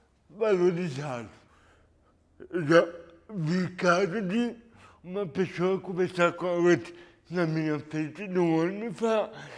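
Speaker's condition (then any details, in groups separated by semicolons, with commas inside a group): Cerebral palsy; lack of oxygen at birth, premature; walks independently after extensive physiotherapy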